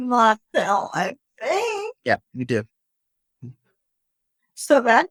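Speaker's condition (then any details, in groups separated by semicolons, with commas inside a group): Cerebral palsy; wheelchair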